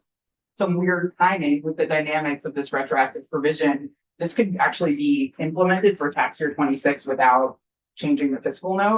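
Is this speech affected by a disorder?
No.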